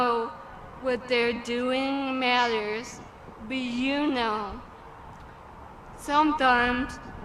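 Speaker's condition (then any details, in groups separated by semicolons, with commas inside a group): Cerebellar ataxia; caused by brain bleed, unsteady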